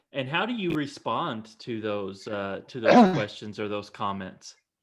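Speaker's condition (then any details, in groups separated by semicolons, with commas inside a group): No condition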